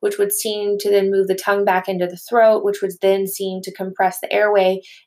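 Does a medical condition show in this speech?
No.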